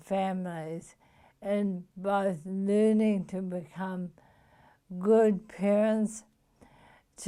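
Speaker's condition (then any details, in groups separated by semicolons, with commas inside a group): Motor neuron disease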